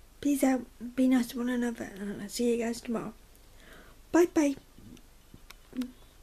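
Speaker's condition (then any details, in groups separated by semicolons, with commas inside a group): Cerebral palsy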